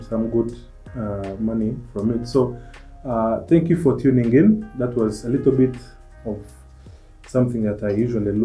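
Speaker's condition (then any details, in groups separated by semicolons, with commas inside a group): No condition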